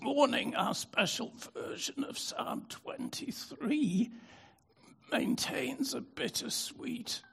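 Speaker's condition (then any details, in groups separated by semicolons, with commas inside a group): Spasmodic dystonia; brain disorder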